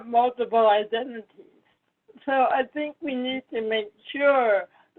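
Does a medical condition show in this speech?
Yes: cerebral palsy.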